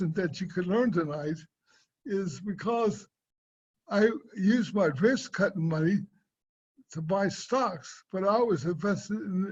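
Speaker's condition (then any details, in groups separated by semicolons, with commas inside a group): Cerebral palsy; affects speech and swallowing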